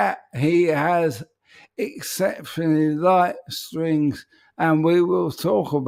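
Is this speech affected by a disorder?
Yes: ALS; affects emotions, speech, right hand; voice may sound peculiar, speech getting harder.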